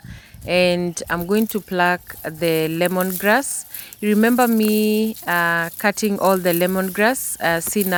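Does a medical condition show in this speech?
No.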